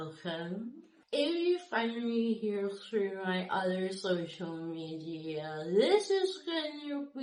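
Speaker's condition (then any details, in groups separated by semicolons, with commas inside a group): Mills hemiplegic ALS, Mills hemiplegic variant; Mills hemiplegic ALS, rare motor neurone disease form; progressive paralysis, restricted movement, limited mobility; dysarthria, could barely keep up with conversation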